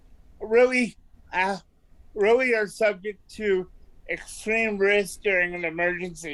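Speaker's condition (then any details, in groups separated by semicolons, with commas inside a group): Cerebral palsy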